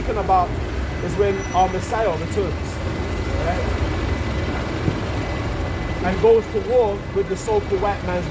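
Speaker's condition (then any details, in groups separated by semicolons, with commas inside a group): No condition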